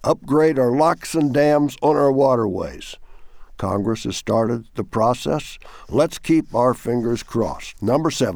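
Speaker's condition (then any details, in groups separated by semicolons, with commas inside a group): No condition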